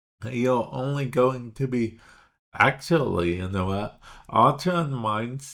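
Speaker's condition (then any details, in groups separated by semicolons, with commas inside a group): Cerebral palsy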